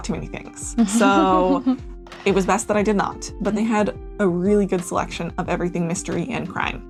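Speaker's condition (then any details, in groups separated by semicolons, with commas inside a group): No condition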